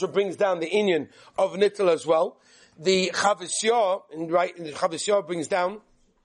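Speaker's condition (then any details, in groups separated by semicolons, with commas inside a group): No condition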